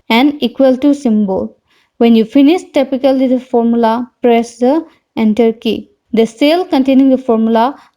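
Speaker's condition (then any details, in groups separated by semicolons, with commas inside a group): No condition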